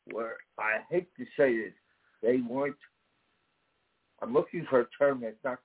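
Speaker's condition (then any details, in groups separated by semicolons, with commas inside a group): Damaged vocal cord; about 40 years since injury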